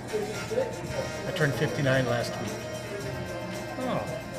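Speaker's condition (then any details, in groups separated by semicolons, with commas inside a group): No condition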